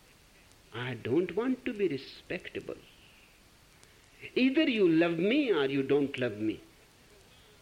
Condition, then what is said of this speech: None; typical speech.